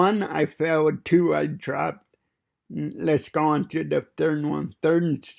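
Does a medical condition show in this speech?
Yes: cerebral palsy; fine motor impairment.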